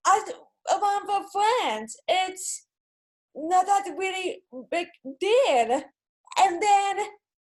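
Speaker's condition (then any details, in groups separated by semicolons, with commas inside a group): Cerebral palsy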